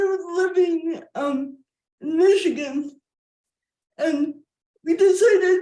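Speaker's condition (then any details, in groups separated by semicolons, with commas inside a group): Cerebral palsy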